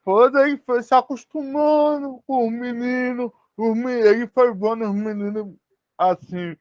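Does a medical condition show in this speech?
Yes: spastic cerebral palsy.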